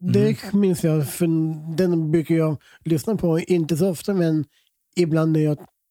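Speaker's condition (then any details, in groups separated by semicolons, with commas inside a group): Down syndrome; present from birth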